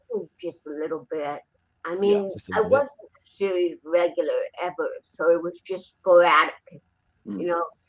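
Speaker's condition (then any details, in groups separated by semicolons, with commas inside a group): Cerebral palsy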